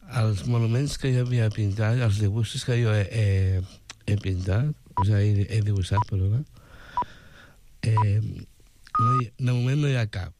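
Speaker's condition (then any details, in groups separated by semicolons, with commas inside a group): Down syndrome; intellectual disability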